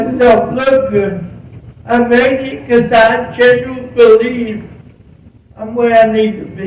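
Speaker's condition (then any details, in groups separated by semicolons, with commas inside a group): Cerebral palsy; present from birth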